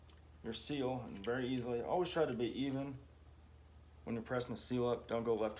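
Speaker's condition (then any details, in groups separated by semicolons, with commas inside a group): No condition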